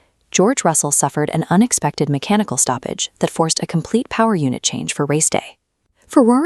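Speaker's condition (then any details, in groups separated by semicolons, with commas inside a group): No condition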